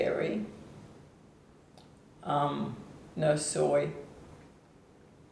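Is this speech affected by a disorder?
Yes: ALS/MND; onset foot drop.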